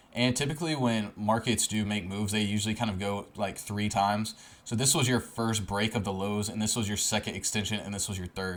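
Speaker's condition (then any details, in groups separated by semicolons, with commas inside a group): No condition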